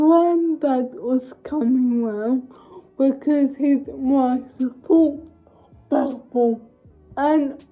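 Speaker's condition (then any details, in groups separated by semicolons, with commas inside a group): Cerebral palsy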